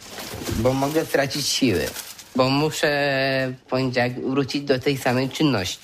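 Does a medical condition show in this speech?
Yes: Down syndrome; sometimes forgets things.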